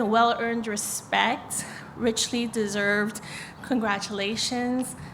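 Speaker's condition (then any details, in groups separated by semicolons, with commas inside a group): No condition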